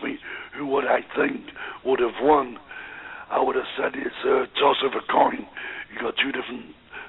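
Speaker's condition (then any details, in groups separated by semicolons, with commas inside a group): Voice box damage after neck operation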